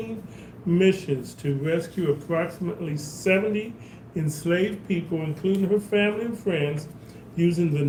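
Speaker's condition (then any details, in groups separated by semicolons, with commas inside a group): No condition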